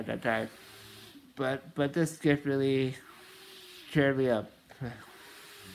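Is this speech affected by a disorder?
Yes: muscular dystrophy, Duchenne.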